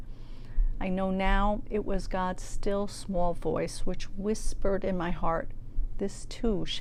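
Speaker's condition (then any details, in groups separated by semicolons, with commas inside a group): No condition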